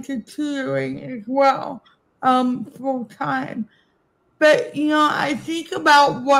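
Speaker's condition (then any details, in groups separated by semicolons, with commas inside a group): Cerebral palsy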